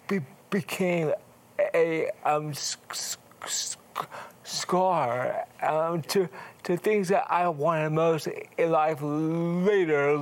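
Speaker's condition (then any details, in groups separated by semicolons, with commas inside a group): Cerebral palsy; wheelchair user, affects fine motor skills, frequently drops things; slowed speech, speaks slower than others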